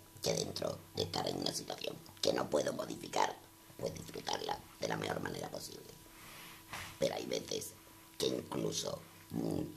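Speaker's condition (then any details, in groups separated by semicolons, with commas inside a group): Total laryngectomy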